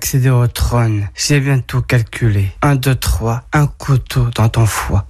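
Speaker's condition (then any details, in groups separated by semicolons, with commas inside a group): Down syndrome; trisomy 21, present from birth, diagnosed at birth, age 35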